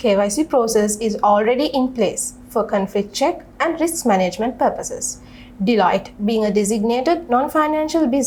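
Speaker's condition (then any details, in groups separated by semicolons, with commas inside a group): No condition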